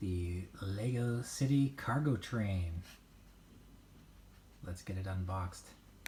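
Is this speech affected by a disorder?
No.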